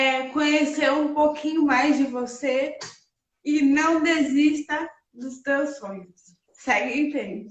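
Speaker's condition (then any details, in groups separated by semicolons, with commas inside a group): Cerebral palsy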